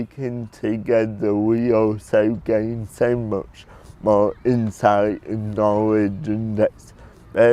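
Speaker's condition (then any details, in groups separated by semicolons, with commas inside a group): Cerebral palsy; predicted at birth never to talk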